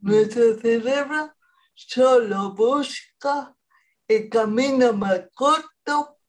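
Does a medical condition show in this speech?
Yes: cerebral palsy; present at least 40 years.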